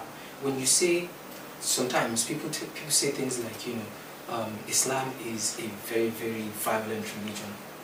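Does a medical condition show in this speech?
No.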